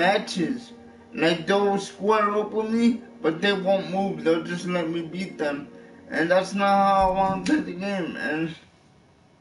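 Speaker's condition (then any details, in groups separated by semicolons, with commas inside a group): Cerebral palsy; with scoliosis, unable to walk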